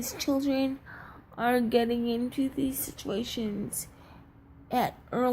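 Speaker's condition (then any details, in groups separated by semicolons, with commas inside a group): Cerebral palsy, triplegia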